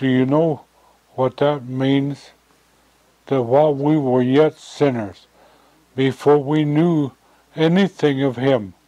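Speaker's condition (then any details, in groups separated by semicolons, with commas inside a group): Stroke; stroke at age 78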